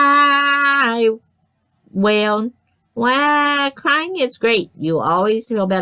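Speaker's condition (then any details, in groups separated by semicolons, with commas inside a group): No condition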